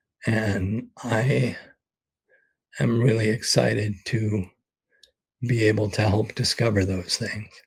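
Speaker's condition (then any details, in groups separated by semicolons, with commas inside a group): ALS; expects to lose voice very soon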